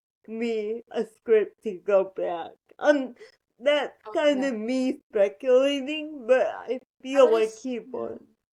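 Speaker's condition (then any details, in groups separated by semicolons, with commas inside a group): Cerebral palsy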